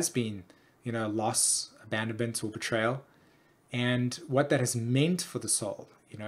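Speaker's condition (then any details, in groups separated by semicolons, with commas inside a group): No condition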